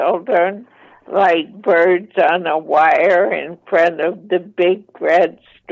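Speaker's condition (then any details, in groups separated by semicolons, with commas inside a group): ALS, mild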